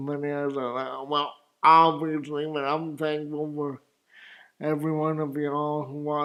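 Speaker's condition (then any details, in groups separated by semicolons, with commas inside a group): Cerebral palsy; voice atypical, hard to understand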